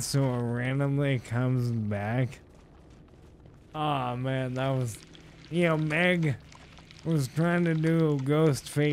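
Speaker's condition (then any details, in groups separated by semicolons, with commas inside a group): ALS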